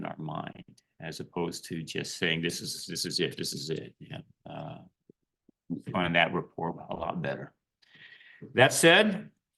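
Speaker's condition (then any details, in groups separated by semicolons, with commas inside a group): No condition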